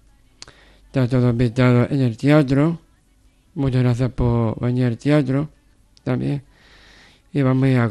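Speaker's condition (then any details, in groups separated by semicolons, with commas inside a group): Down syndrome; member of Down Elegido Association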